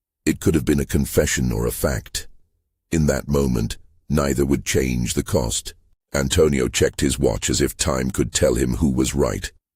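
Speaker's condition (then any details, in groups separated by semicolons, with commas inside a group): No condition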